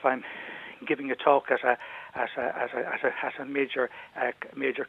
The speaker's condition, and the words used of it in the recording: Stuttering. Other days, you'll be a little bit tired or a little bit anxious, and your game or your speech will go less well.